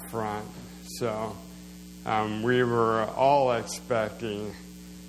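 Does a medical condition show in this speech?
Yes: slowed speech, swallowing problems; reading down about 30 words per minute last year, 50 over two years.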